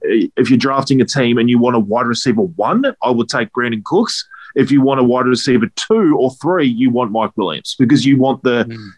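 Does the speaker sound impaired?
No.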